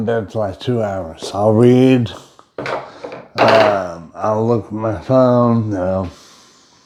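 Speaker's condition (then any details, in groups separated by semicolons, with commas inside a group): Brain injury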